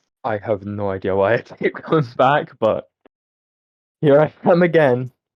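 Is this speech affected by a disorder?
No.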